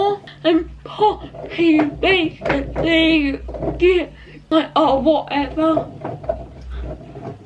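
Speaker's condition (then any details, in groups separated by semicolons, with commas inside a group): Cerebral palsy; not quadriplegic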